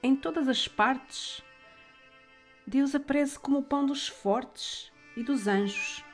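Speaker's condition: No condition

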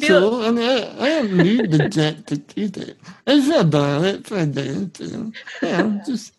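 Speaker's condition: Spinal muscular atrophy, severe; genetic

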